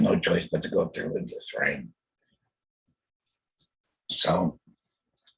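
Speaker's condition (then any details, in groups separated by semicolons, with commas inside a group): Total laryngectomy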